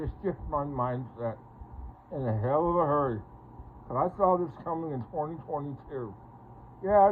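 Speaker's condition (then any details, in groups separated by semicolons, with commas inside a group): Parkinson's; speech impediment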